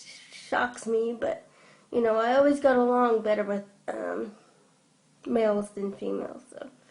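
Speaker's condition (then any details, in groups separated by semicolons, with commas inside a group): Cerebral palsy; from birth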